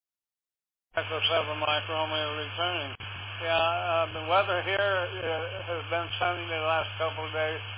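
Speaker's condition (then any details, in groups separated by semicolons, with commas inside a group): Parkinson's; left side affected, uses wheelchair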